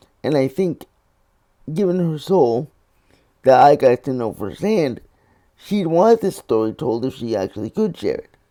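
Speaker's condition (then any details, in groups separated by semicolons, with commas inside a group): Cerebral palsy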